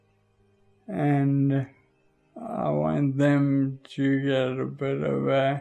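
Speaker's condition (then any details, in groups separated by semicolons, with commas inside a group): Friedreich's ataxia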